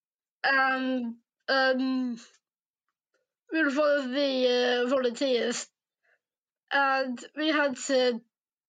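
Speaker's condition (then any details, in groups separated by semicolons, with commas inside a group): Down syndrome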